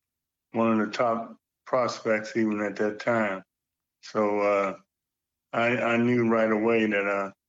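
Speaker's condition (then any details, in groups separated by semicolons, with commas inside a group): Parkinson's; Parkinson's disease for quite a while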